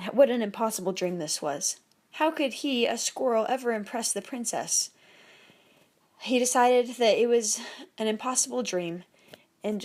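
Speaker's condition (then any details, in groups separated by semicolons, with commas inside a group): No condition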